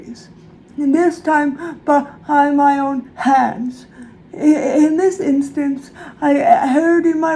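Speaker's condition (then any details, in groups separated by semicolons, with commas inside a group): Cerebral palsy, severe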